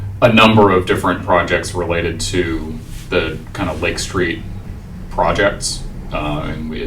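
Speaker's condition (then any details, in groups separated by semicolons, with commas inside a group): No condition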